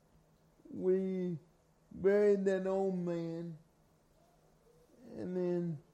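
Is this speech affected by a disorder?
Yes: cerebral palsy; from birth.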